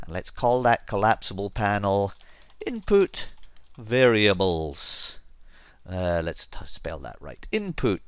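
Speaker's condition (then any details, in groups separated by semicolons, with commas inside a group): No condition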